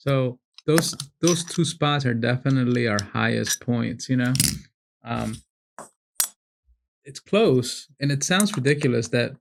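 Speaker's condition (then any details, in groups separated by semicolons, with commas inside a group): No condition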